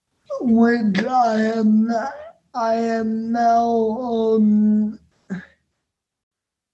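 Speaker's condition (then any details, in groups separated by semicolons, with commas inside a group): Cerebral palsy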